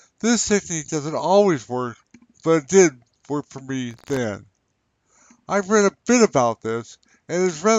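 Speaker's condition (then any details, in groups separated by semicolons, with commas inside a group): Brain injury; injured as young college student; severe dysarthria, slow speech earlier, now much improved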